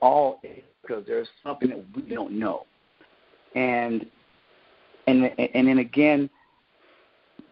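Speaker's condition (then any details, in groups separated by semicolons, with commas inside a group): Stuttering; no professional speaking training, no Toastmasters or speaking lessons; repeated sounds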